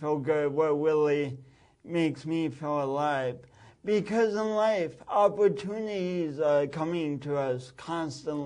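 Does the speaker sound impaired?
Yes: speech impediment from birth oxygen loss; pronounced speech impediment since birth, distinguished one-of-a-kind unique accent.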